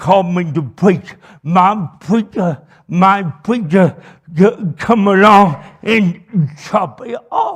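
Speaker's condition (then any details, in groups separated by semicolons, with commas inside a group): Cerebral palsy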